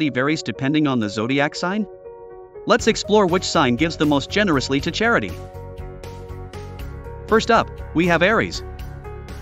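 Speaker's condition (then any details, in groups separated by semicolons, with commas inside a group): No condition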